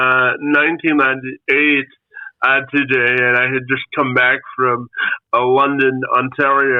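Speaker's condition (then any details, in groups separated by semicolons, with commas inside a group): Spastic quadriplegic cerebral palsy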